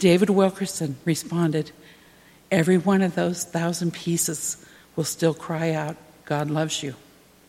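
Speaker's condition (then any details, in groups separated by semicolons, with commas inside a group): No condition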